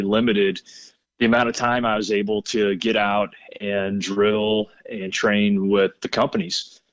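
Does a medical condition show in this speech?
No.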